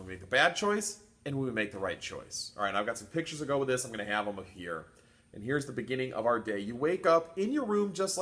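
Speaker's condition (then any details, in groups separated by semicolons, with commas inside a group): No condition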